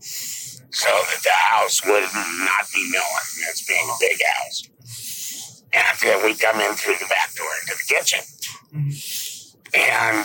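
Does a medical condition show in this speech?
Yes: laryngectomy; no vocal cords.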